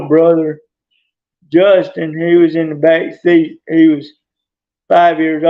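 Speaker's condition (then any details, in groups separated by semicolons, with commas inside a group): Traumatic brain injury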